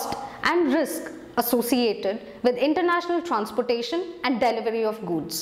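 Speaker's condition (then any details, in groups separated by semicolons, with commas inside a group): No condition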